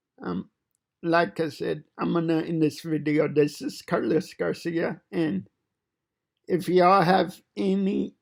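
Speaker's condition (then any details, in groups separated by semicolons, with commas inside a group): Cerebral palsy; fine motor impairment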